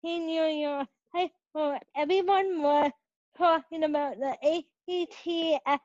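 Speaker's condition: Cerebral palsy; age 21

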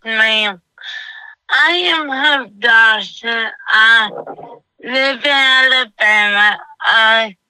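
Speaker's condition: Cerebral palsy; self-described as half-CP

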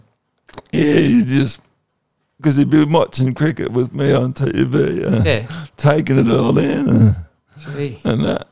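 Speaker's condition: Cerebral palsy

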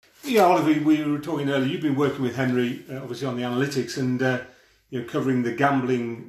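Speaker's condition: No condition

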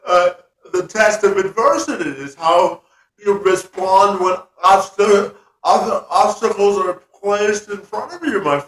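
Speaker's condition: Cerebral palsy; congenital

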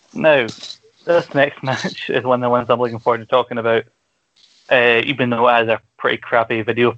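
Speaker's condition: No condition

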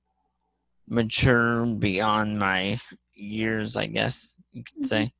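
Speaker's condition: Spastic cerebral palsy; physical and occupational therapy in childhood, multi-handicap class, once on 24 medications; off nearly all medications, smart drive wheelchair system with scroll wheel speed control

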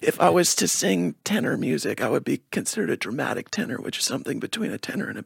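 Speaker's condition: Spasmodic dysphonia; onset age 18, worsened over years, linked to singing training, Botox every 6 weeks offered, energy healing; lower voice less consistent, higher pitch more pinched but words get out

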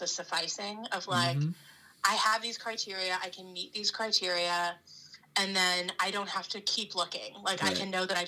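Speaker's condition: No condition

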